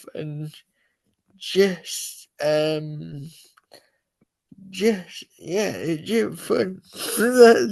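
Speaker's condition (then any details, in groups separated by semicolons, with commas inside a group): Cerebral palsy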